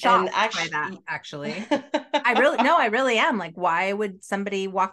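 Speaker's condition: No condition

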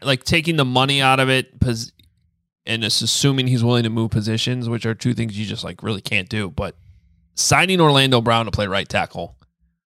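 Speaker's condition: No condition

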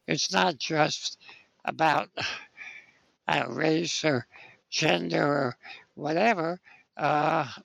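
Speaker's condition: Spinal muscular atrophy; spinal muscular atrophy from birth, muscle weakness, lifelong wheelchair use; age 60

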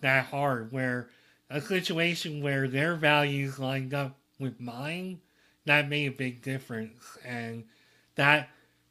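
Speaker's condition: Cleft lip and palate

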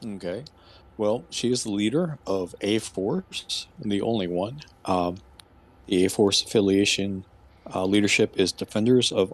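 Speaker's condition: No condition

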